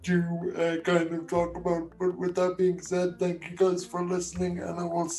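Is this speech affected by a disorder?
Yes: cerebral palsy; spastic quadriplegic type.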